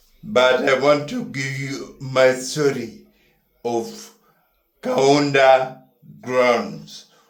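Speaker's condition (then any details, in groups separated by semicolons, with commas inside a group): Neurological disease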